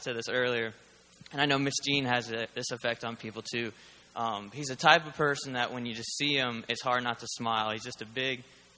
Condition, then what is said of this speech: None; typical speech.